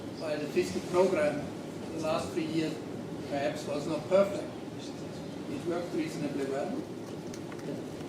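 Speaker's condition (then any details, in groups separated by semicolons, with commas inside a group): No condition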